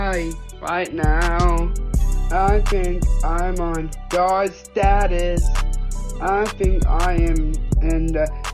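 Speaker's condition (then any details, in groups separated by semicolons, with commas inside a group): Down syndrome; age 20; a little hard to understand at first, voice sounds different from other artists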